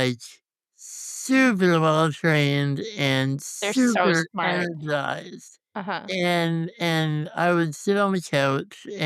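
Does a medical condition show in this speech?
Yes: congenital muscular dystrophy; tracheostomy.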